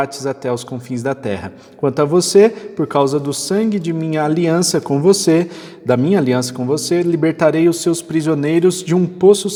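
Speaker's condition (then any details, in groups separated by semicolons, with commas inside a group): No condition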